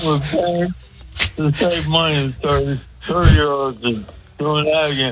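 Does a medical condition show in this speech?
Yes: speech impediment; cause unclear, stabbed by girlfriend and hit on head with ashtray years ago; calling in by phone, faint audio, loud background voices.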